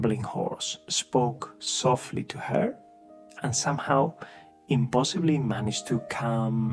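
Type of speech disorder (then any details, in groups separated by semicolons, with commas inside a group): None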